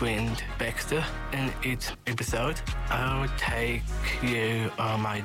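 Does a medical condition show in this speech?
Yes: Down syndrome; 21 years old.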